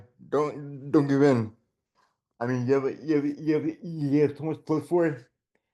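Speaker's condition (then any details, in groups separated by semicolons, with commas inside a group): Generalized dystonia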